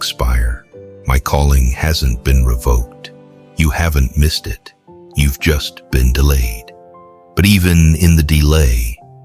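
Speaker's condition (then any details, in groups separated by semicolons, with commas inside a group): No condition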